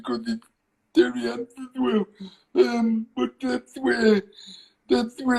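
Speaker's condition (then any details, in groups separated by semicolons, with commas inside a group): Cerebral palsy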